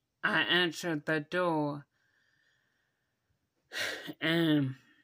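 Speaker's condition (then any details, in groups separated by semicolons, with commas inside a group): Mild cerebral palsy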